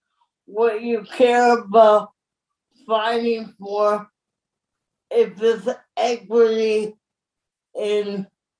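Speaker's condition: Cerebral palsy; born very premature

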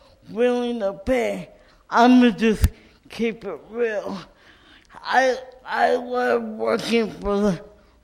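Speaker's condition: Cerebral palsy; wheelchair user

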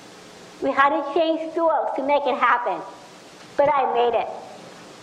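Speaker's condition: Down syndrome; extra chromosome; speech problems

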